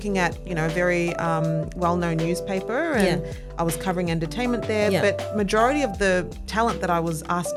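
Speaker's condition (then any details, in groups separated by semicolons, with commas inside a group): No condition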